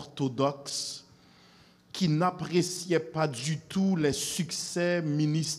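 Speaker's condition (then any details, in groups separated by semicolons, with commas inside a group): No condition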